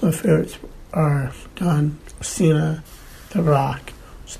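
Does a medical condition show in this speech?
Yes: Down syndrome; extra chromosome, congenital heart disease, replaced pulmonary valve, ventricular tachycardia, defibrillator, some lung disease; recovered from COVID-19 after Brigham and Women's Hospital trip, back to treadmill and elliptical.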